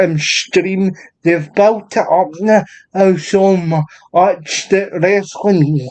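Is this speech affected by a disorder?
Yes: cerebral palsy; unable to walk.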